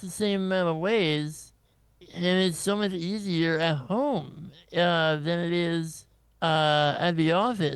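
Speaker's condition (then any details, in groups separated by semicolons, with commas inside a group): Congenital muscular dystrophy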